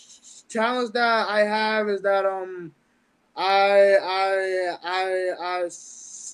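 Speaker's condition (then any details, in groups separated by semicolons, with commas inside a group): Stuttering, mild; speech impediment with stutter since about age 10, born with intellectual learning disability, hears things funny; certain words sometimes do not come out; repeated sounds, prolonged sounds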